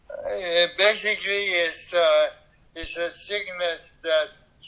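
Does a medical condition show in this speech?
Yes: ALS, bulbar onset; diagnosed seven months ago; bulbar, mainly mouth and vocal cords.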